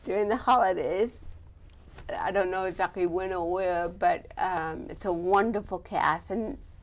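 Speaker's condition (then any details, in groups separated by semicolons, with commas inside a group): Cerebral palsy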